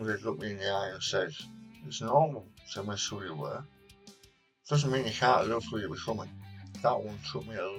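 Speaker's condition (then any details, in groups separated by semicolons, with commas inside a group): Partial glossectomy for tongue cancer; several years after surgery, speaking again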